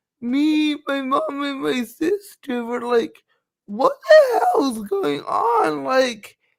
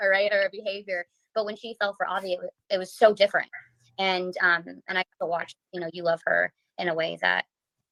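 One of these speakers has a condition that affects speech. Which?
The first: cerebral palsy; from birth, affects walking; talks funny.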